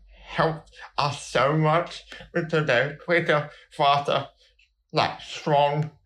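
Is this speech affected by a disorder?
Yes: cerebral palsy; balance and movement helped by football since age four, Cerebral Palsy Alliance until about seven.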